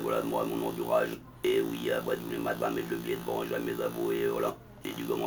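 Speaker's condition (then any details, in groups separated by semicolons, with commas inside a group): Ent cancer of vocal cords; vocal cord cancer, extended laryngectomy, no voice prosthesis; failed radiotherapy, cancer worsened, major weight loss; began with hoarse voice for one to two months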